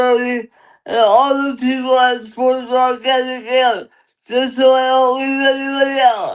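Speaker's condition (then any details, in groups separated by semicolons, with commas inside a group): Cerebral palsy; lifelong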